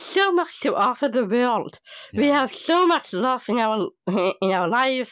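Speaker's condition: Down syndrome; slow to catch breath walking hills

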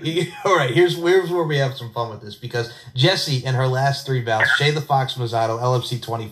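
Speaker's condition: No condition

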